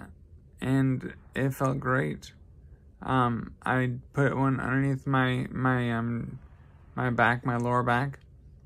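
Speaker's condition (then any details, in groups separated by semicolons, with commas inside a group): Traumatic brain injury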